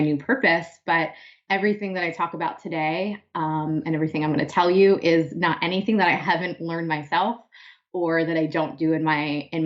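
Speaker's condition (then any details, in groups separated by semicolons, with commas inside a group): No condition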